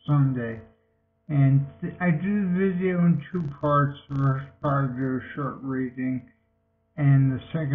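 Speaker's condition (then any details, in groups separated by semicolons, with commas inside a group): Multiple sclerosis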